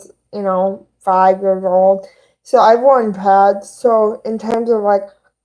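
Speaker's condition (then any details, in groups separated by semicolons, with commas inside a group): Cerebral palsy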